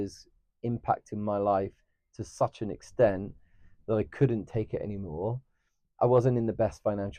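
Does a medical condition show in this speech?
No.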